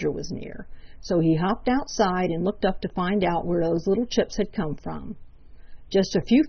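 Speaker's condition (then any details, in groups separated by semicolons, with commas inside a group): No condition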